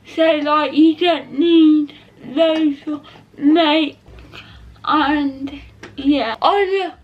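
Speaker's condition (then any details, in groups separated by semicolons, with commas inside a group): Cerebral palsy; not quadriplegic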